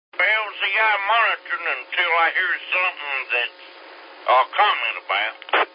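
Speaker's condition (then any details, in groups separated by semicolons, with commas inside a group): Slurred speech; takes 17 different medications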